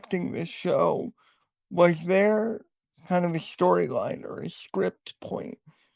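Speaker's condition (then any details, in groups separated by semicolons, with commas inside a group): Cerebral palsy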